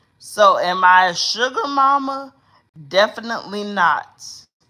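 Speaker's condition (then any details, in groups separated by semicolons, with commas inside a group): Cerebral palsy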